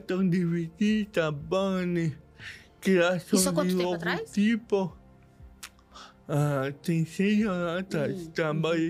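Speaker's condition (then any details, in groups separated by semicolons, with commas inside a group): Cerebral palsy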